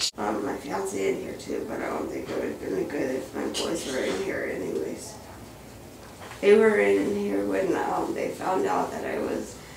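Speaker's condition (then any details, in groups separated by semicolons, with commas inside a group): Cervical dystonia, spasmodic torticollis; DBS candidate, custom dental mouthpiece two days, improving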